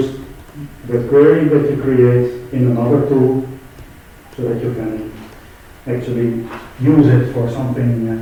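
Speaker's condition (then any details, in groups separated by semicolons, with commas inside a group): No condition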